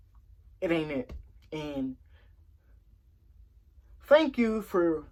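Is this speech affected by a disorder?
Yes: cerebral palsy; since early childhood.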